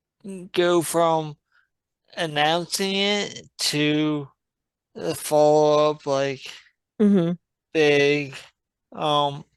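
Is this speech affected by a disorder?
Yes: traumatic brain injury.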